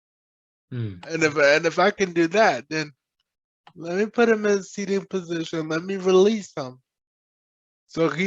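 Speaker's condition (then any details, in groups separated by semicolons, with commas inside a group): Cerebral palsy; present from birth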